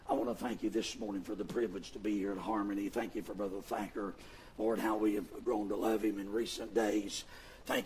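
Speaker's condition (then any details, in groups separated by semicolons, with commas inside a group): Vocal fold paralysis; pushes much air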